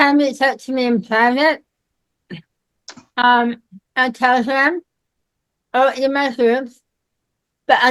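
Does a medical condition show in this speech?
Yes: myasthenia gravis.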